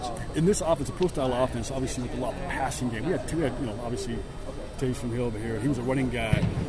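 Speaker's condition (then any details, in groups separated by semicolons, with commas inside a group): No condition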